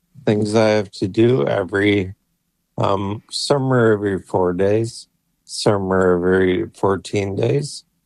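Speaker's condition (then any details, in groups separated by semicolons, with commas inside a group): ALS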